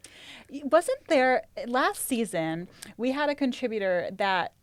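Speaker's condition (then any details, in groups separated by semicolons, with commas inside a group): No condition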